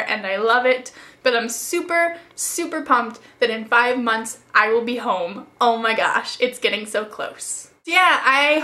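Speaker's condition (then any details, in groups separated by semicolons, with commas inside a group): No condition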